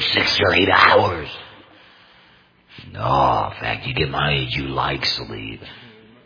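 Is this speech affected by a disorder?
Yes: total laryngectomy, complete laryngectomy, voice prosthesis; microphone setup worked out for him.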